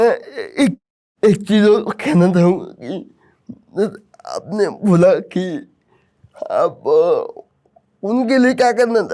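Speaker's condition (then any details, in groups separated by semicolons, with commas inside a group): Cerebral palsy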